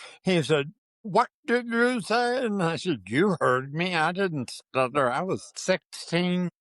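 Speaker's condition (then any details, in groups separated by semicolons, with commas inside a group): Parkinson's disease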